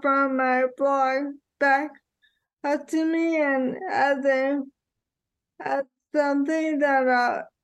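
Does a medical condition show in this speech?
Yes: ALS; diagnosed 2014, onset with a finger not working, diagnosis delayed; about 10 years since diagnosis, exercise as intervention, running marathons.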